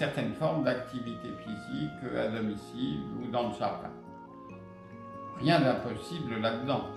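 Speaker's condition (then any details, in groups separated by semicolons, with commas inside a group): No condition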